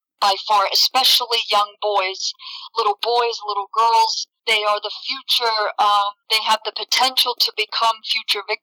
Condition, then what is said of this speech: None; typical speech.